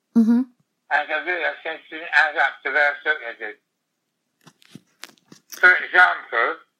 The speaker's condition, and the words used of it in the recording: Tongue cancer surgery. I think it's really difficult because my speech is so slow.